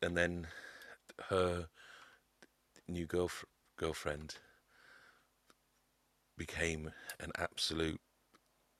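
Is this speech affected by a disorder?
Yes: stammer; acquired stammer for 5-6 years, began with second ex-wife, NHS mental health help, CAT trauma therapy considered; stammering while discussing trauma, pauses and breaks may sound like internet lag; worse when discussing trauma, gone when comfortable, once so severe National Centre for Domestic Violence hung up; here repeated sounds, prolonged sounds, blocks.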